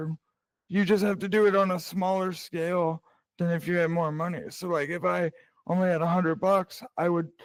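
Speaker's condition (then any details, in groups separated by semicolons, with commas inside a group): Cerebral palsy; present from birth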